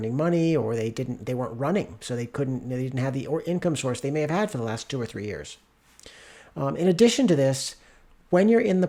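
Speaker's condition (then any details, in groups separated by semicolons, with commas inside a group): No condition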